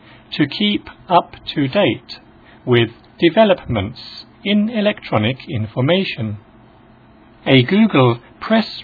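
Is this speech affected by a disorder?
No.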